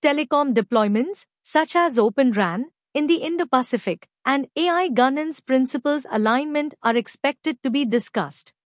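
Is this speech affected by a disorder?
No.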